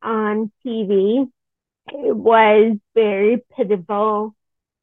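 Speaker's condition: Friedreich's ataxia; rare genetic progressive neuromuscular disease, wheelchair user

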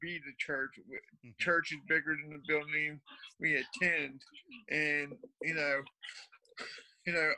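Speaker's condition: Cerebral palsy; cerebral palsy since birth

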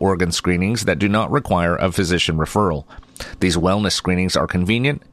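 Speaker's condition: No condition

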